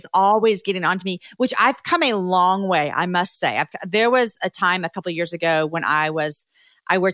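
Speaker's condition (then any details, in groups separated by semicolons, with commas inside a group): No condition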